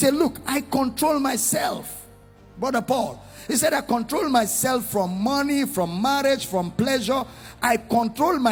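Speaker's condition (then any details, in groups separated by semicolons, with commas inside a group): No condition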